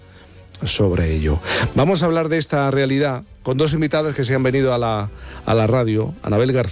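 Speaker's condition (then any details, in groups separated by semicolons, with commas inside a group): No condition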